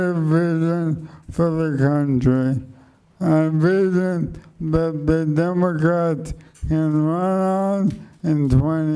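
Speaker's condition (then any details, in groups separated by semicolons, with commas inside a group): ALS; speech slowed and softened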